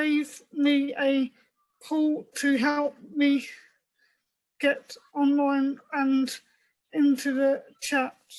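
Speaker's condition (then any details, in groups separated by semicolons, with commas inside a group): Cerebral palsy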